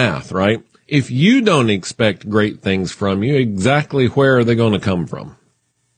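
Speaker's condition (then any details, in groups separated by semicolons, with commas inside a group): No condition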